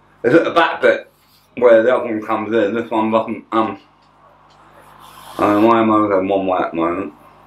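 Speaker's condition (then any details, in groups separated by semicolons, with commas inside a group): Tongue cancer; half tongue removed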